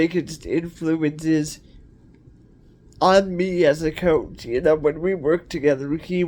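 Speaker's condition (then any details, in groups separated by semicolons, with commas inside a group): Cerebral palsy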